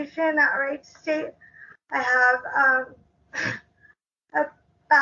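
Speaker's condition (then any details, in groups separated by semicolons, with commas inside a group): Cerebral palsy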